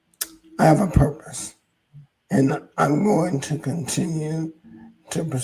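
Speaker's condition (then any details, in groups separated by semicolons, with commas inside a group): ALS; hoarse voice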